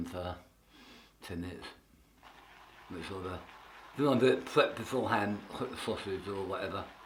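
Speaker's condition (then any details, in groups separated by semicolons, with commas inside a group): Tongue cancer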